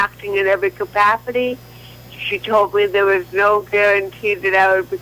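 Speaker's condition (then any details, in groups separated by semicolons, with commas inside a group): Cerebral palsy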